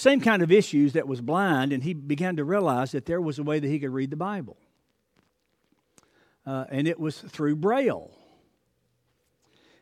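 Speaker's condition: No condition

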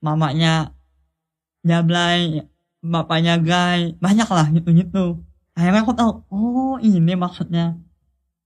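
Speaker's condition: Cleft lip (sumbing); voice affected, speech unclear by own account, concern about phone calls

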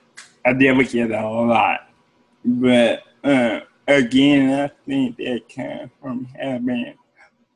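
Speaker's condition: Cerebral palsy; therapists involved in upbringing

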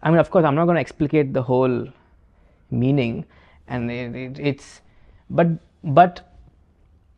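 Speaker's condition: Stammer; stammer since childhood, very quiet growing up; still stammers; repeated words, prolonged sounds

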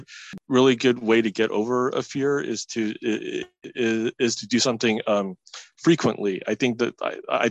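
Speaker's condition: Stutter; stuttering since at least high school; blocks in the middle of talking to groups; repeated sounds, repeated words, prolonged sounds

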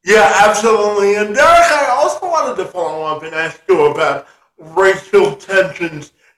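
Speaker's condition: Cerebral palsy; severe

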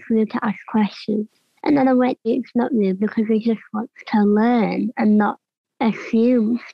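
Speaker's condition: Cleft palate; congenital

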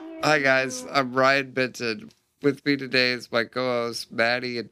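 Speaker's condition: Duchenne muscular dystrophy; spontaneous mutation

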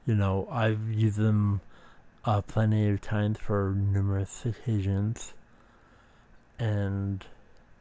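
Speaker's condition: Speech impediment

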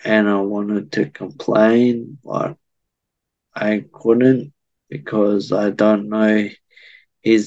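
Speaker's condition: Cerebral palsy

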